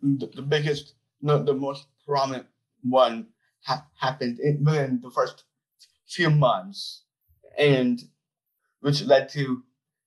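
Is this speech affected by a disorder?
Yes: Down syndrome; 25-year-old man.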